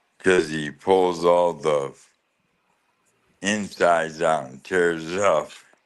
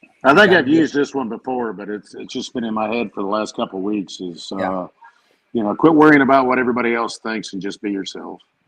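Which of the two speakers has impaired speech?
The first: ALS; right side and left hand weakness, cane, leg brace; five to six years since diagnosis, progressing, weaker, on medication; losing ability to talk and swallow.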